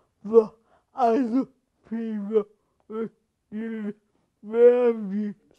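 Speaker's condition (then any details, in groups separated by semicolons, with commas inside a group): Cerebral palsy; severe, cannot walk, feed or dress self; limited speech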